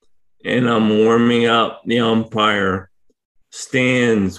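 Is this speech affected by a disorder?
Yes: ALS; ALS diagnosed last year, power wheelchair for mobility; about one year since diagnosis, uses power wheelchair; hard to speak for long periods right now.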